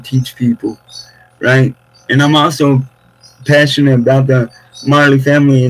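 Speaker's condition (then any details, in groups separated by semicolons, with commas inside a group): Cerebral palsy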